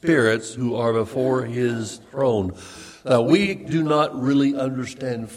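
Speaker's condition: No condition

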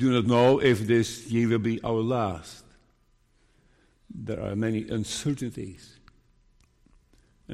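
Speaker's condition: Parkinson's disease; diagnosed 5 years ago, very slow progression per neurologist; sometimes stutters and blurs words, still preaching

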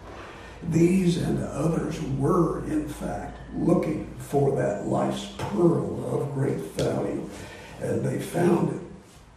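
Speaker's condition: Voice disorder; not contagious

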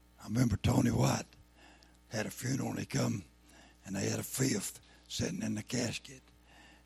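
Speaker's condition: Throat cancer, lost vocal cord

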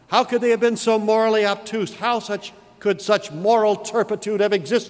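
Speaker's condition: No condition

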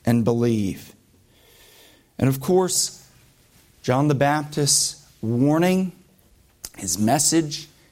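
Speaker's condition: No condition

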